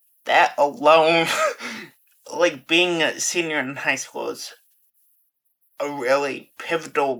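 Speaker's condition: Friedreich's ataxia; progressive

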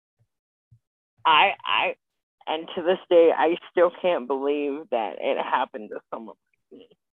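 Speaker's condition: Spastic quadriplegic cerebral palsy; brain-body communication misfire, uses wheelchair, not paralysis, full body sensation

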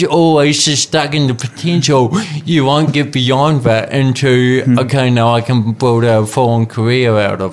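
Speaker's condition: Cerebral palsy; cerebral palsy from birth

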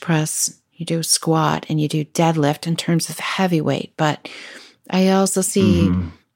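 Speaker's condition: No condition

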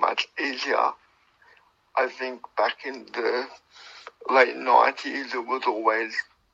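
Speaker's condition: Cerebral palsy; wheelchair user, much difficulty with motor function

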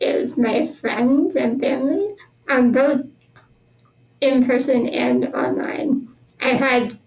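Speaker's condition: Spinal muscular atrophy; genetic progressive neuromuscular disease, born with it, all muscles weaker, never walked, power wheelchair since about age 2; 33 years old, uses power wheelchair

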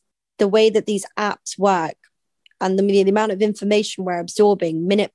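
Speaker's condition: No condition

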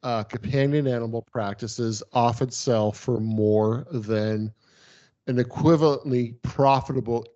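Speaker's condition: No condition

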